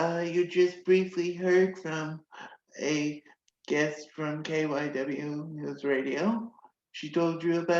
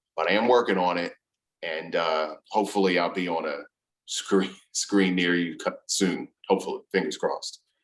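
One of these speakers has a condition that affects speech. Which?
The first: cerebral palsy.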